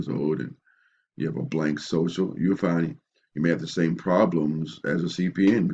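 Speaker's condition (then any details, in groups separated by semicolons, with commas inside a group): No condition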